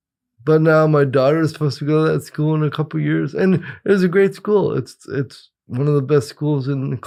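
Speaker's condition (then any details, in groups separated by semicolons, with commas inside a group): Cerebral palsy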